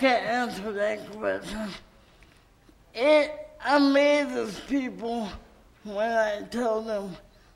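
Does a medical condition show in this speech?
Yes: cerebral palsy; adult, wheelchair user, lives independently without 24-hour support.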